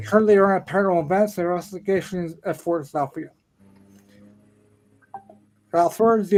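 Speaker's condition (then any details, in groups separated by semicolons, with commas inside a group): Ataxia; may slur speech, may sound drunk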